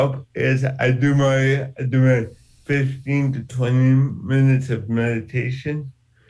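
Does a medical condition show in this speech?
Yes: cerebral palsy; from birth.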